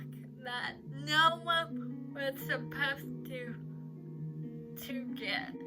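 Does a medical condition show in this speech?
Yes: cerebral palsy; uses crutches.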